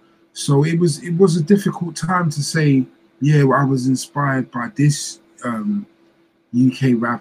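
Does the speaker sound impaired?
No.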